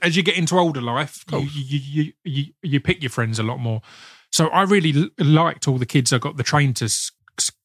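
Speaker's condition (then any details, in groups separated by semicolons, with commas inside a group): Stutter; worsened around GCSE years, parents tried speech therapist, then hypnotist for relaxation; stammer worsened in secondary school, prohibitive in places, hypnotist aimed at less stammering, less concern; repeated sounds, repeated words, prolonged sounds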